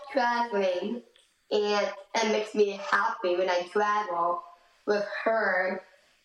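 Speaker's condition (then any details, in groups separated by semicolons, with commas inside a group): Down syndrome; age 14; short answers, mother prompts and completes some answers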